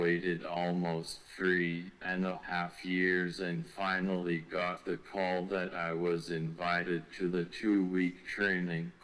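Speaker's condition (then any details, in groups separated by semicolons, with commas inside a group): ALS, speech-generating device; onset left arm weakness, tracheostomy, feeding tube; rapid progression, completely paralyzed; uses eye gaze device, eats through feeding tube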